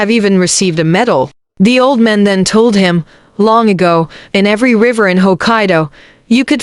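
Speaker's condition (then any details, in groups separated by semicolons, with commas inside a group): No condition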